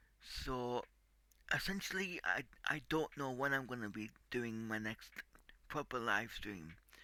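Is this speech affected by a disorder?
Yes: cerebral palsy; tight muscles.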